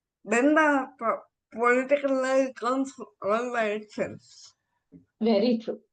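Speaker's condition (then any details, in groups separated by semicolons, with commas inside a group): Encephalitis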